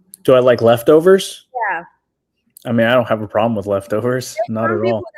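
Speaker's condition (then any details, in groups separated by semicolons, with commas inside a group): No condition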